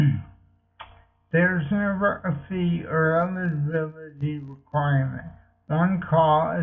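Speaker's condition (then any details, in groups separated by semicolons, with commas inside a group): Multiple sclerosis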